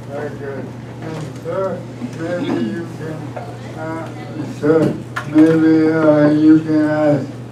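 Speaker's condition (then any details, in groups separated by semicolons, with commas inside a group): ALS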